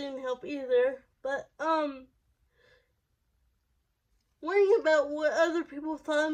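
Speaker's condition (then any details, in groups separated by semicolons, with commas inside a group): Cerebral palsy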